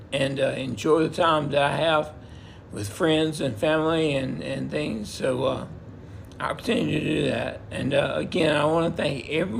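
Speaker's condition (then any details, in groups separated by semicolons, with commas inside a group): Multiple system atrophy; cannot form words clearly, voice better after rest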